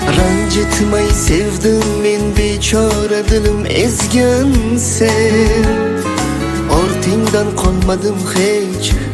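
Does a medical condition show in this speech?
No.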